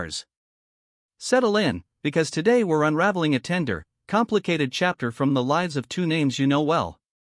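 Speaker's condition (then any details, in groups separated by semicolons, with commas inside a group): No condition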